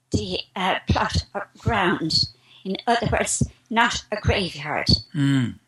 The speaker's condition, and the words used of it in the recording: Spasmodic dysphonia. May I first say that I had spasmodic dysphonia for the past 3 years, which means it's a strangulation of the esophagus.